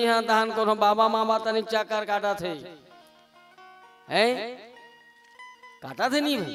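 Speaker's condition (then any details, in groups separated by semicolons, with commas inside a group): No condition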